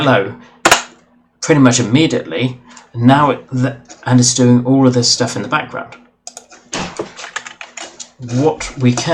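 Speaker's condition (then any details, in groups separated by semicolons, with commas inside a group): No condition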